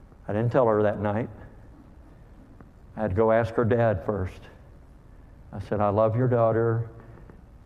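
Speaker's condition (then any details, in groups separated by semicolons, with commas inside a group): Cleft lip and palate; called hair lip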